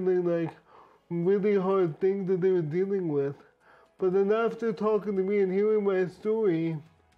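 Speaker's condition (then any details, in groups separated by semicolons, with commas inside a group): Brain injury; speech therapy, speech now fairly understandable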